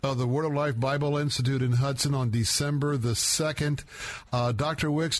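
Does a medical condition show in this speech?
No.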